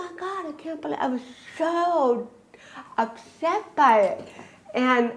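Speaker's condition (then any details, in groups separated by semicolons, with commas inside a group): Cerebral palsy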